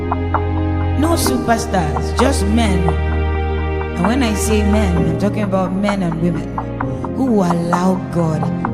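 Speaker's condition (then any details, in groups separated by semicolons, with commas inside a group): No condition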